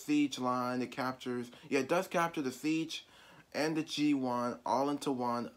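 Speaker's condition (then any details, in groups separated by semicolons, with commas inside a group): No condition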